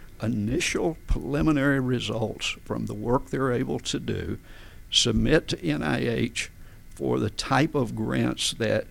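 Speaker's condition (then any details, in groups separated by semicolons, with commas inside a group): Spasmodic dysphonia; neurologists suggested psychological cause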